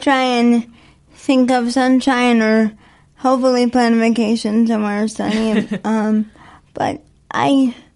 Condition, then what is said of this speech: Cerebral palsy. You can hear the tightness in my voice, but that's because I'm really excited.